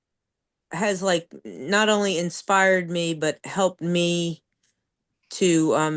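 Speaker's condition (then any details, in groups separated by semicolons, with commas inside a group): No condition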